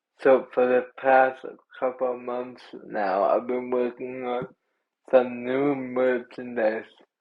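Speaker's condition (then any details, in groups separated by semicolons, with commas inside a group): Cerebral palsy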